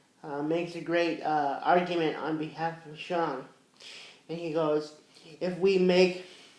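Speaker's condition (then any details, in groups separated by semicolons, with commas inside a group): Cerebral palsy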